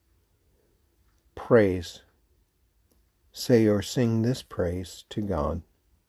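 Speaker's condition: No condition

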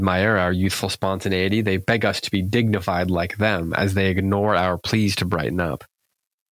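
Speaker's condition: No condition

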